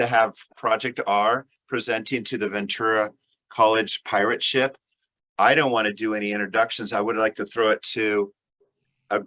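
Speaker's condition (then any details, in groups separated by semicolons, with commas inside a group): No condition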